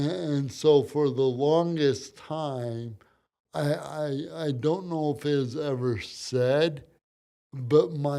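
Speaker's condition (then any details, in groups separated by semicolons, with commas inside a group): Cerebral palsy; from birth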